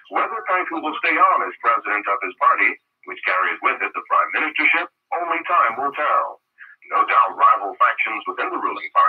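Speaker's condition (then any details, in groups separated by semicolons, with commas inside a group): No condition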